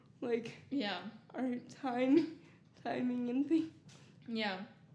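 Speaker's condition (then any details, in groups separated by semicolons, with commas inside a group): Cerebral palsy; core and balance affected, manual wheelchair, slow handwriting; physical therapy, walks with assistance, regresses without therapy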